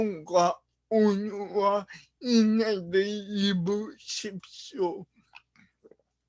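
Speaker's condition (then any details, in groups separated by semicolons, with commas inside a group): Brain lesion disability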